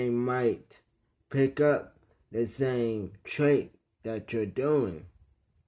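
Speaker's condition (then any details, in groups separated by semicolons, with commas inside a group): Traumatic brain injury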